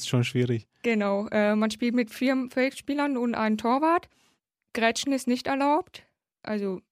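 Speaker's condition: Hard of hearing since birth; congenital severe hearing loss, left cochlear implant since age nine

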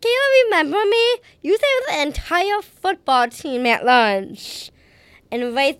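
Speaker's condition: Down syndrome; age 31

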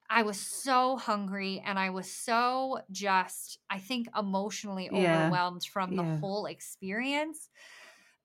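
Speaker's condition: Bilateral cleft lip and palate; congenital complete bilateral cleft lip and palate

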